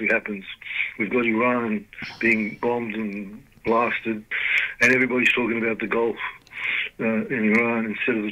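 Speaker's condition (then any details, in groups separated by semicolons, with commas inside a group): Parkinson's disease; led to retirement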